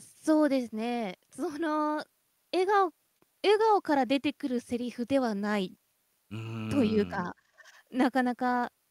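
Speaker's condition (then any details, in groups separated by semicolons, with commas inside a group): No condition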